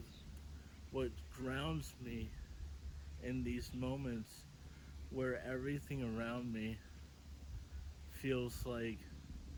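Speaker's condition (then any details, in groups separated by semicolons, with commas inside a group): Cerebral palsy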